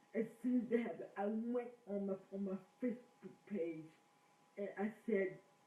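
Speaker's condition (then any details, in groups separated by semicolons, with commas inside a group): Cerebral palsy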